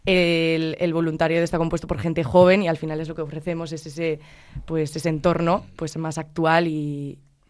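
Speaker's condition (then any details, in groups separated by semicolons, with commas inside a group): No condition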